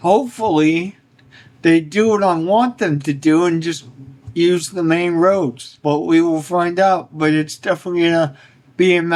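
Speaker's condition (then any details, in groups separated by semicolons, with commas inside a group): Cerebral palsy; only one hand usable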